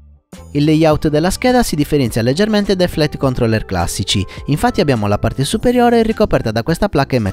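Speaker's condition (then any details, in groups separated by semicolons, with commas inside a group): No condition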